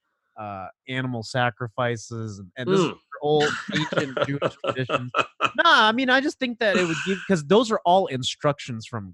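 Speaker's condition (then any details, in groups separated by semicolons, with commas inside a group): No condition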